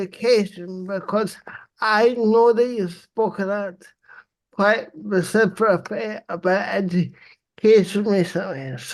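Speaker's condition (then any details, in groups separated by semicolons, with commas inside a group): Cerebral palsy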